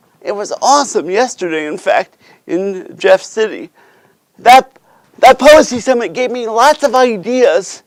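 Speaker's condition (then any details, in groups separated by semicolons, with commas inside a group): Cerebral palsy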